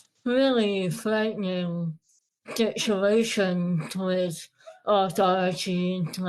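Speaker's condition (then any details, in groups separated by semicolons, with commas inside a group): Moebius syndrome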